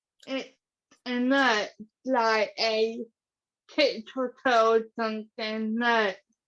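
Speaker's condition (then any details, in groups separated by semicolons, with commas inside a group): Cerebral palsy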